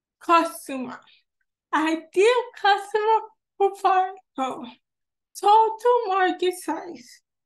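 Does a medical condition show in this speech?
Yes: cerebral palsy; affects hand, hand tremor.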